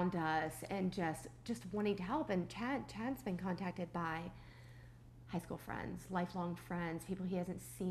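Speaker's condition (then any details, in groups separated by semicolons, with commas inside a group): No condition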